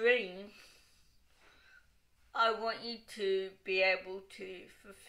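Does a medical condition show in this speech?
Yes: cerebral palsy.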